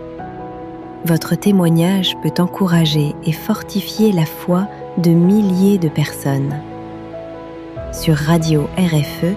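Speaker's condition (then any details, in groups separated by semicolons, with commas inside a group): No condition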